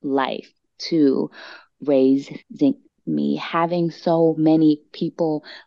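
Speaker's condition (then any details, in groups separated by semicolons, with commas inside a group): Stuttering; prolonged sounds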